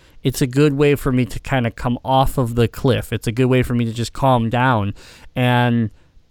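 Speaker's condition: Cleft palate; congenital cleft palate

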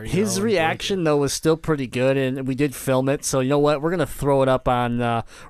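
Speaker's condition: Cleft palate; kept home from school while healing

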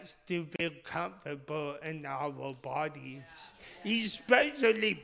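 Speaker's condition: Speech impediment; initially misdiagnosed

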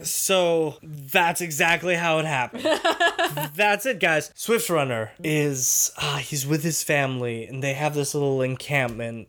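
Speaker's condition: No condition

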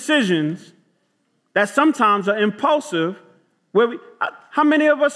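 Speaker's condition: No condition

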